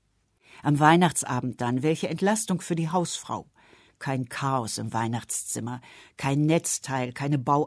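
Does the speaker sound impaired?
No.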